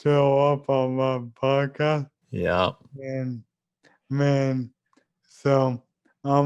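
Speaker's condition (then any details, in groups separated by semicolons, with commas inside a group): ALS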